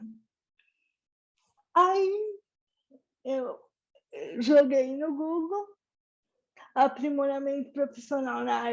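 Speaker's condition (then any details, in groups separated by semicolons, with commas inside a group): Cerebral palsy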